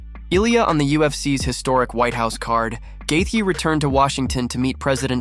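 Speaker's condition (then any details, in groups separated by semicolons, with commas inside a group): No condition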